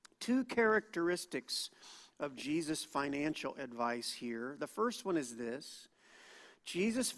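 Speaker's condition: No condition

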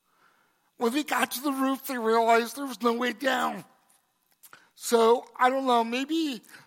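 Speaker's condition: Cerebral palsy; congenital

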